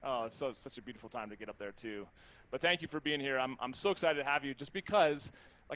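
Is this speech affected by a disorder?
No.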